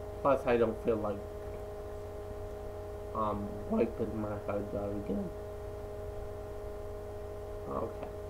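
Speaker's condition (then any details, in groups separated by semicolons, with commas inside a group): Cerebral palsy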